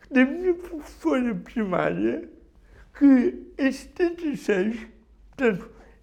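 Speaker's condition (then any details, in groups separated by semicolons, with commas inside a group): Cerebral palsy; neurological disability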